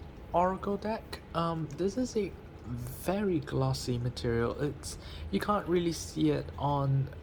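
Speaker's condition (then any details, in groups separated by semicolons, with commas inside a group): No condition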